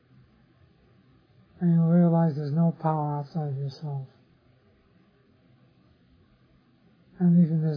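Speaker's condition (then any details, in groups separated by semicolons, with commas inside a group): Parkinson's disease; others offer remedies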